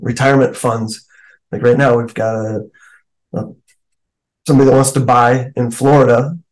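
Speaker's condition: No condition

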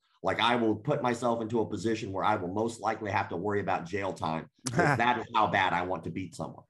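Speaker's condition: Cleft lip and palate

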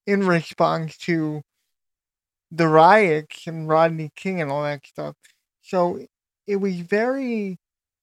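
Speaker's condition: Cerebral palsy; wheelchair user, age 29

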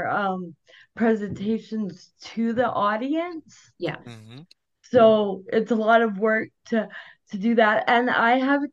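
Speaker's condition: Cerebral palsy; onset at birth

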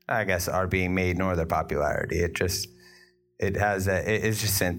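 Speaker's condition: No condition

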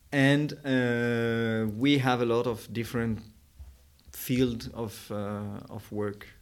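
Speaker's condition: No condition

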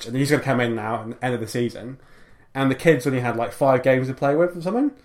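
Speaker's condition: No condition

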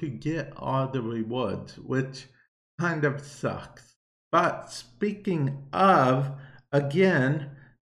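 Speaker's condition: Cerebral palsy; viewer asked why talking like that

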